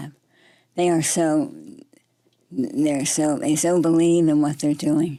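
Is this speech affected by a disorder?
Yes: Parkinson's disease; voice affected, speech may be softer.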